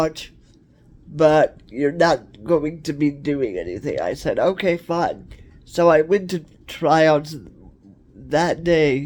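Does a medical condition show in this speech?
Yes: cerebral palsy; cerebral palsy, wheelchair.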